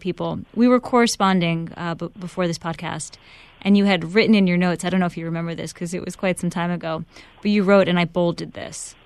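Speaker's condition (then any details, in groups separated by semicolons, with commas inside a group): No condition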